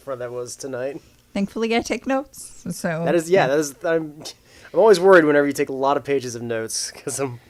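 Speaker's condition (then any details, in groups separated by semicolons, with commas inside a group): No condition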